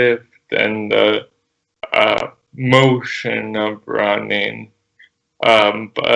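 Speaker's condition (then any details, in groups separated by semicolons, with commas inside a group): Cerebral palsy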